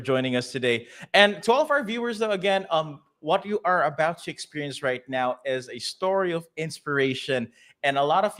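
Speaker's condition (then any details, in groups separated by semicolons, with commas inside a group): No condition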